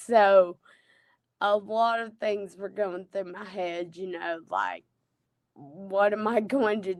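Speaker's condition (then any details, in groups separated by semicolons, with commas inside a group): Friedreich's ataxia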